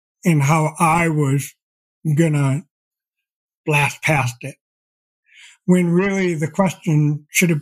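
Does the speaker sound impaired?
Yes: deafblindness; progressive, diagnosed at age 28, expects eventual total blindness.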